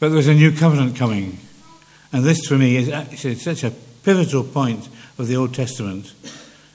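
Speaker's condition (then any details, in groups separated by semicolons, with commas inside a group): Parkinson's; less clear than before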